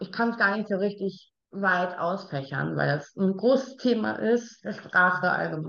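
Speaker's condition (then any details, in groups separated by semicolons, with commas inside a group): Down syndrome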